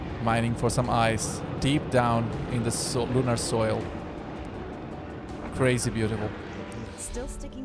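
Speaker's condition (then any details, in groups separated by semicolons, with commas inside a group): No condition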